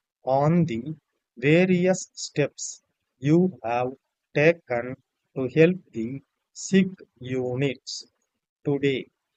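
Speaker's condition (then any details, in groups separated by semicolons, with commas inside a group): No condition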